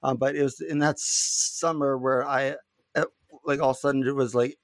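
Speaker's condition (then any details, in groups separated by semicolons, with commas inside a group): Stuttering; prolonged sounds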